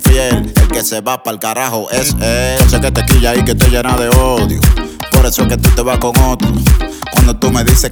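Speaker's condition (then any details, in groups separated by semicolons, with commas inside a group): No condition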